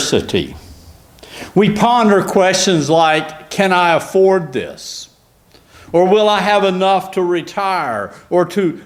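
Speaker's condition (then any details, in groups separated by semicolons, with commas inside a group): No condition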